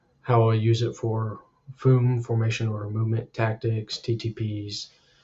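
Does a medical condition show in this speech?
No.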